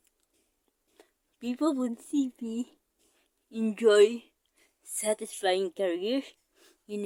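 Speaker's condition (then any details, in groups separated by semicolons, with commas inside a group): Cerebral palsy; type unknown; physical therapy and speech therapy; difficulty controlling facial expression and speech, speech therapy helped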